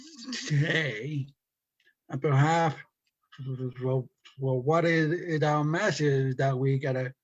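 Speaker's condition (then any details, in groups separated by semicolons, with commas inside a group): Stutter from brain injury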